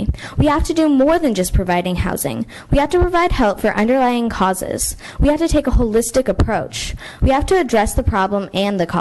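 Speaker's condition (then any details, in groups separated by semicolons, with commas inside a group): No condition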